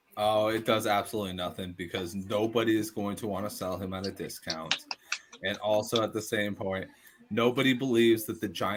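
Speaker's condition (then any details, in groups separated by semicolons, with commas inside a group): No condition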